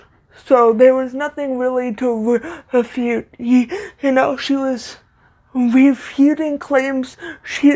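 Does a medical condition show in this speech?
Yes: cerebral palsy, severe.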